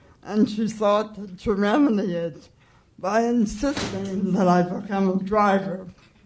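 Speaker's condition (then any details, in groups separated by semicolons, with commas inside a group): Cerebral palsy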